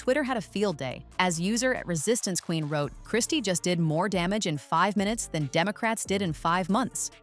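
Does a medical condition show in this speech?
No.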